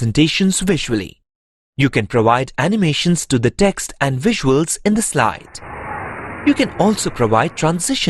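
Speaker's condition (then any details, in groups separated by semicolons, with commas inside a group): No condition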